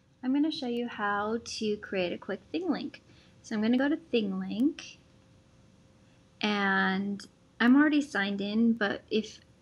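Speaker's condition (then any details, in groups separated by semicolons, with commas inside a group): No condition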